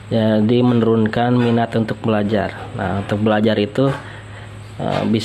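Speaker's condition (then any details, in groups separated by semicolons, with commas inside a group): No condition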